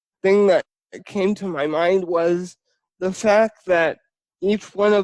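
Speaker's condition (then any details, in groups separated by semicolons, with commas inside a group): Spastic cerebral palsy; spastic form, quadriplegia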